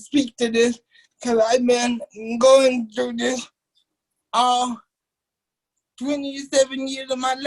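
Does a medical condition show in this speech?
Yes: cerebral palsy; uses wheelchair.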